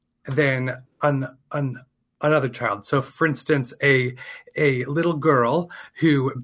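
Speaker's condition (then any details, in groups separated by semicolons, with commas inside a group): Stuttering; developmental stutter, onset around age three, persisted into adulthood, received speech therapy; stutters openly, comfortable with stuttering; repeated sounds, prolonged sounds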